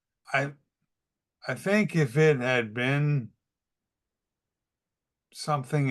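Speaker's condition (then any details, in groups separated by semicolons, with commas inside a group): ALS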